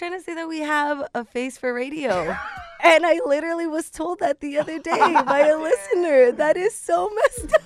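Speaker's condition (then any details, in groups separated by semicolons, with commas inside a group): No condition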